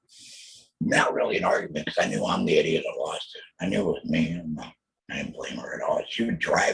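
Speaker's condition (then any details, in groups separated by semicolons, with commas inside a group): Total laryngectomy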